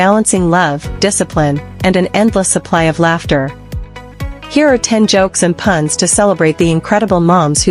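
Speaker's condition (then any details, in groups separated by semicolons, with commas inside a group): No condition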